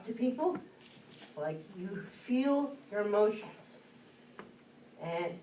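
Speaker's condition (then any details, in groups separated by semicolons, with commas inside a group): Cerebral palsy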